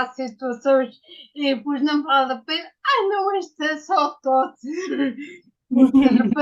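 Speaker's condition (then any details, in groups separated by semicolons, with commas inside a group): Ataxia; acquired, brain injury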